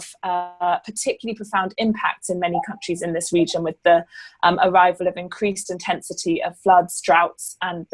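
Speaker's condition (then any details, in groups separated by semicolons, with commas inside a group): No condition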